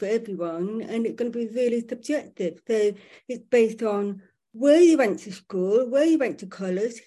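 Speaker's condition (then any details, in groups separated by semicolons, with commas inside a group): Profoundly deaf, born profoundly deaf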